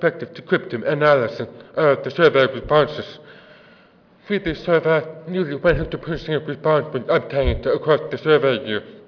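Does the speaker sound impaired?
Yes: deafness; deaf accent, offers to repeat if not understood.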